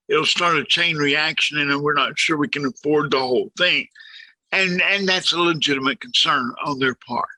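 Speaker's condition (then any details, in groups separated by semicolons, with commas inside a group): Cerebral palsy, severe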